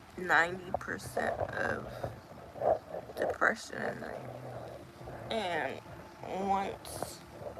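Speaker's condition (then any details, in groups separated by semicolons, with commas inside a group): Cerebral palsy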